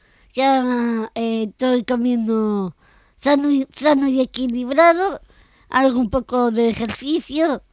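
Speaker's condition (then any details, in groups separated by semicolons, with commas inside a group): Down syndrome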